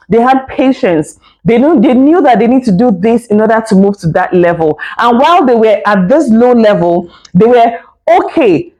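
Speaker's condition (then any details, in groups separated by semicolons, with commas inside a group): No condition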